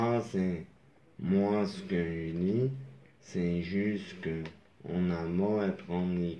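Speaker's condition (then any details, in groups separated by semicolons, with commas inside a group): Traumatic brain injury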